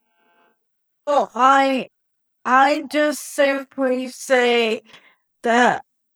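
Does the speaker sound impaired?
Yes: cerebral palsy; could not speak early, no babbling, went straight to 4-year-old vocabulary, speech therapy in public school.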